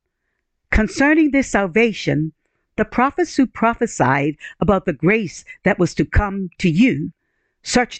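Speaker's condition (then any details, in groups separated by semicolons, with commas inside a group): No condition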